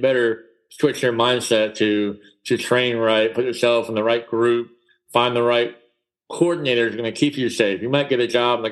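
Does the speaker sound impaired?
Yes: cleft palate; congenital cleft palate.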